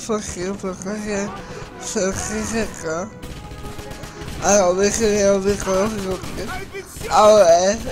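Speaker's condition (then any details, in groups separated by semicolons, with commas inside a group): Cerebral palsy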